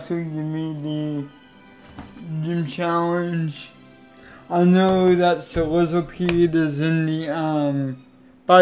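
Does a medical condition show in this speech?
Yes: cerebral palsy; affects legs.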